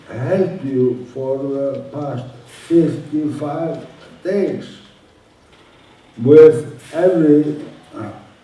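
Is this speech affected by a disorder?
Yes: motor neuron disease.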